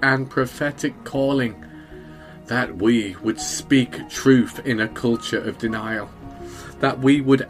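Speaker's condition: No condition

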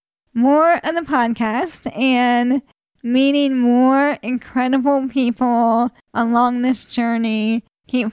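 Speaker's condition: ALS; still able to swallow and eat without choking

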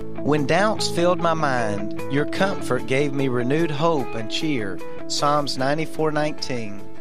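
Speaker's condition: No condition

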